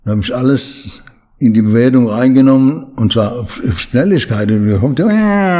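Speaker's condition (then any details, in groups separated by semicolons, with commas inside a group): Parkinson's disease; limits daily routine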